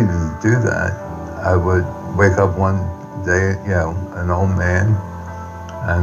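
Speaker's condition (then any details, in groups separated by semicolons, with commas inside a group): Tardive dyskinesia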